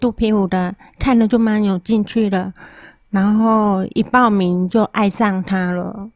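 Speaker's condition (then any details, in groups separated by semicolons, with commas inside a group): Moderate-to-severe hearing loss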